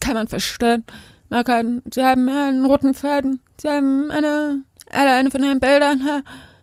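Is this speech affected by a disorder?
Yes: deafness; not born deaf, hearing school, spoken mother tongue, sign language learned later, uses Zupack and Basslet bass devices; lip-reads without interpreter, bilingual in spoken and sign language; speaks aloud, hearing people forget deafness, voice different and louder on stage.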